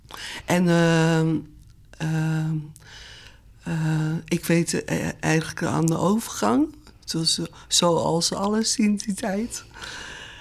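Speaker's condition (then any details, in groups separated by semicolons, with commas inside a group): Primary progressive aphasia; underlying dementia pathology, gradually worsening, onset late 2018, diagnosed two years ago after speech recordings; symptoms for several years, diagnosis 1.5 years after first complaints, phone app as speech backup, unused; needs extra time to speak, difficulty expressing what to say, struggles in unexpected situations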